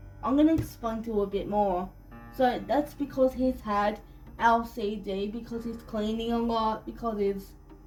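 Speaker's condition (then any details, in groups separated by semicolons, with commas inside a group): Cerebral palsy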